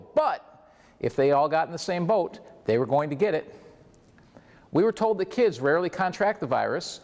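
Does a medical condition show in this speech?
No.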